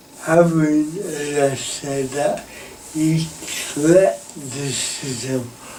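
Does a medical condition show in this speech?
Yes: cerebral palsy.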